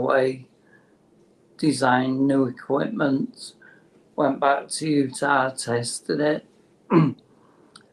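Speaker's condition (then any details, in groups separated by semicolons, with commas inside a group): Motor neurone disease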